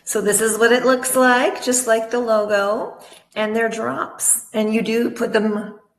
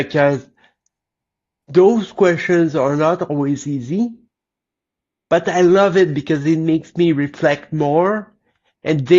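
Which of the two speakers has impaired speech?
The second: cerebral palsy; lifelong; age 45, childhood physiotherapy.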